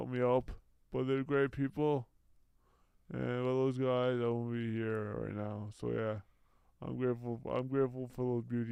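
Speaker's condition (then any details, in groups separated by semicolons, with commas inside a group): Brain injury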